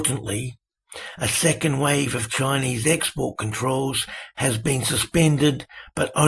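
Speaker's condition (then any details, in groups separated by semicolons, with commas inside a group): No condition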